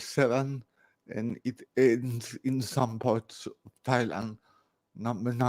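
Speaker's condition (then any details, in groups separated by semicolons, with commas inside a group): Cerebral palsy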